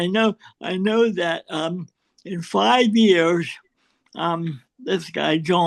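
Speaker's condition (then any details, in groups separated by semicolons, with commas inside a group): Cerebral palsy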